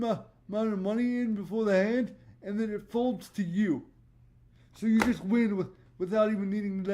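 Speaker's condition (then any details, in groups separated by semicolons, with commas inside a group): Cerebral palsy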